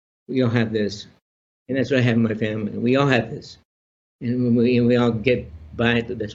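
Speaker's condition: Parkinson's disease; about 30 years since diagnosis, benign spinal tumor, six-hour spinal surgery at Johns Hopkins, relearned walking

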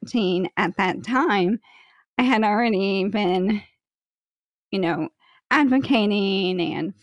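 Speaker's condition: ALS; uses amplifier when tired or in loud spaces, still speaks with own voice

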